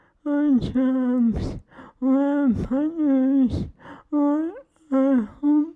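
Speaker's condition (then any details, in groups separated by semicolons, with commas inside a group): ALS; feeding tube; swallowing lost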